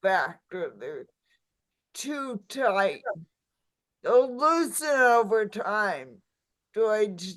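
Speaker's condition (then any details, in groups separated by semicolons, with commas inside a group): Ataxia; suspected autoimmune cause; onset about 4 years ago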